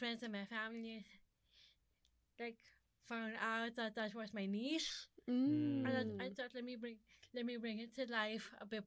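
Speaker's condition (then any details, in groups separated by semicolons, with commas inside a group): Down syndrome; described as a learning disability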